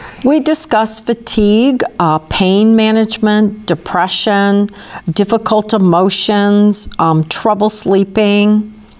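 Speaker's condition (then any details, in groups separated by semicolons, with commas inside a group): No condition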